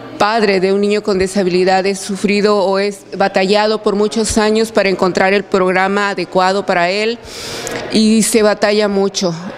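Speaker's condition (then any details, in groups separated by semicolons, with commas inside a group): No condition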